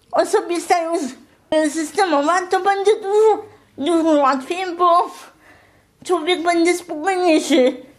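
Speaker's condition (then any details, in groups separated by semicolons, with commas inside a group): Spastic quadriplegic cerebral palsy; from birth, wheelchair user since birth; moves only when pushed in wheelchair by another person, relies on personal assistants incl. patrycja nieckarz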